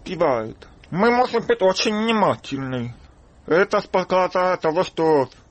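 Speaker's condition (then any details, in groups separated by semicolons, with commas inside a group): Deafness, congenital; speaks little, lip-reads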